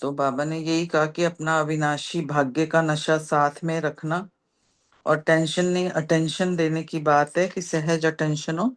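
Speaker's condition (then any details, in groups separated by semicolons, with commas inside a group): No condition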